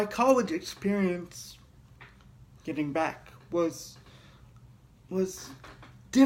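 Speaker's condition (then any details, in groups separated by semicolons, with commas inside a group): Cerebral palsy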